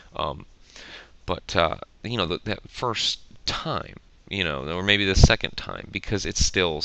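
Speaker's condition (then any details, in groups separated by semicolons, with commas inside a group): No condition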